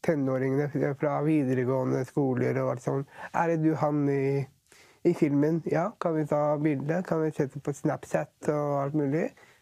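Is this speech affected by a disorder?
Yes: Down syndrome; present since birth; age 43.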